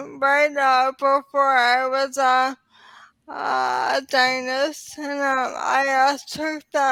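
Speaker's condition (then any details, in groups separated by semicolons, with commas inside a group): ALS; diagnosed in early 30s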